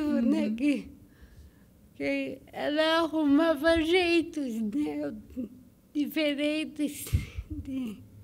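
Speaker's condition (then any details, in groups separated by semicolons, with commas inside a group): Cerebral palsy; from birth, medical negligence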